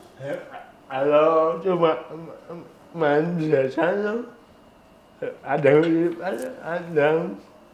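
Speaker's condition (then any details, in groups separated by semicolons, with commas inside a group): Cerebral palsy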